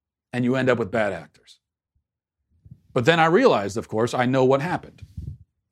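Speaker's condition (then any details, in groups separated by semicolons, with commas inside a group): No condition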